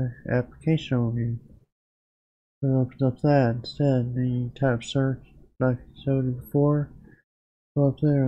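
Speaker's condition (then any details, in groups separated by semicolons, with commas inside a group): Parkinson's disease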